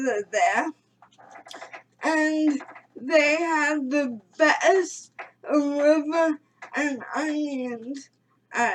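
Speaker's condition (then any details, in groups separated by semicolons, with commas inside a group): Cerebral palsy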